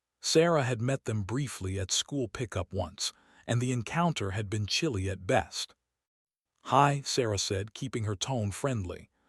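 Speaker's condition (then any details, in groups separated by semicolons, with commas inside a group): No condition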